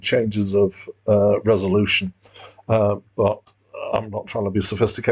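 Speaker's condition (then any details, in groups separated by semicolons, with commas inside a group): No condition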